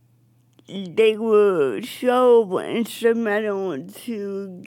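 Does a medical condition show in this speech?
Yes: cerebral palsy; speech affected, jokingly called a god-given accent.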